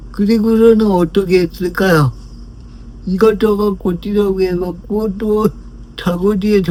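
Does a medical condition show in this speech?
Yes: brain lesion disability.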